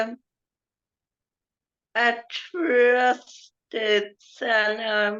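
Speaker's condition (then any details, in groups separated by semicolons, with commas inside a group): Cerebral palsy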